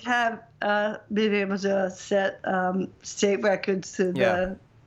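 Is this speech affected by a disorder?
Yes: bulbar ALS; bulbar onset ALS, speech, swallow and breathing presentation, expected faster progression, voice expected to go sooner; recently diagnosed, choking first then speech changes, careful eating, breathing difficulty when choking, stamina can wane; lisp, difficulty with articulation, effortful tongue movement, not speaking clearly, ALS impact audible.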